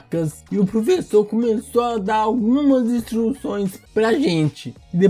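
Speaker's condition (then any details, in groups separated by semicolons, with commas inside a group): Cerebral palsy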